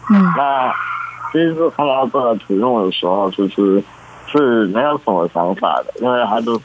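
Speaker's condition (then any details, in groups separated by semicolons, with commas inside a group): Congenital muscular dystrophy; gradually losing strength, pen handwriting difficult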